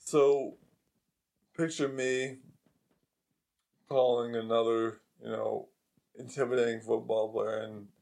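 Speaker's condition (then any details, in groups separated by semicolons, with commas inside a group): ALS; progressive weakness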